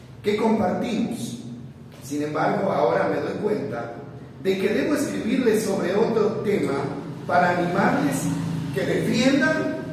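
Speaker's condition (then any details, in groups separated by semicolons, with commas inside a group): No condition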